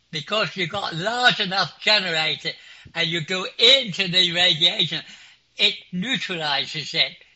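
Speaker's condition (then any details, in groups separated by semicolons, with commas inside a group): Clinically deaf; clinically deaf since school age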